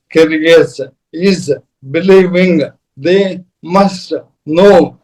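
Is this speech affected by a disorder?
Yes: ALS / motor neuron disease, severe; speech very severely affected.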